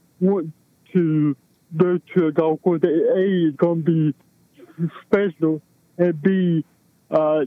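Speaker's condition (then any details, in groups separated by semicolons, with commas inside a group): Cerebral palsy; balance and posture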